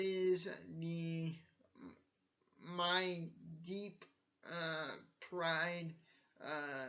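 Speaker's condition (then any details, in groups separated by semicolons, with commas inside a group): Cerebral palsy; from birth, uses wheelchair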